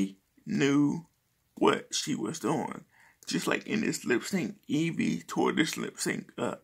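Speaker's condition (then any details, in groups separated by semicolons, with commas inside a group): Cerebral palsy; speech is not the best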